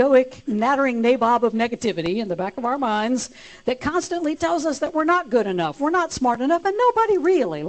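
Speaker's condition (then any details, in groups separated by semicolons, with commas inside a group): No condition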